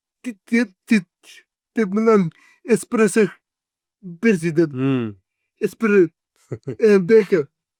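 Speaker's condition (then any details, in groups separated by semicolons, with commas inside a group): Cerebral palsy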